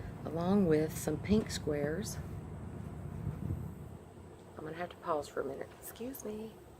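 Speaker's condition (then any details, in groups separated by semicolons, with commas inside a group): No condition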